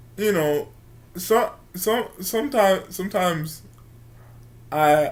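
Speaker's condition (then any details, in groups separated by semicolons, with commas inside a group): Cerebral palsy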